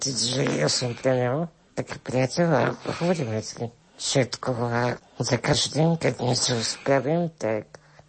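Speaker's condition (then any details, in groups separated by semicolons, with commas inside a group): Spinal muscular atrophy with tracheostomy; congenital progressive muscle wasting, onset early childhood, ventilator breathing support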